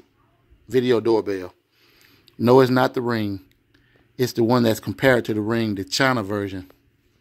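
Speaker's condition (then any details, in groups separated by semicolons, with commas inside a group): No condition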